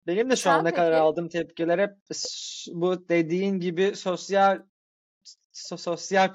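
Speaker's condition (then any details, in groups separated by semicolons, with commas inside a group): Stuttering; member of Kekemeler Derneği stuttering association; repeated sounds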